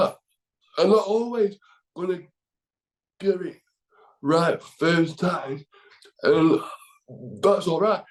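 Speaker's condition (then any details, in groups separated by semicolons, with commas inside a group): Cerebral palsy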